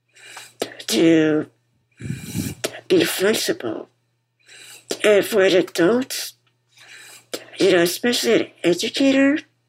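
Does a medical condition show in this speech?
Yes: muscular dystrophy; congenital muscular dystrophy, diagnosed as toddler, relies on others for most daily living activities; BiPAP machine audible while talking.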